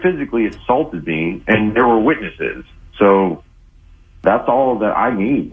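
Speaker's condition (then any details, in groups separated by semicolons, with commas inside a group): No condition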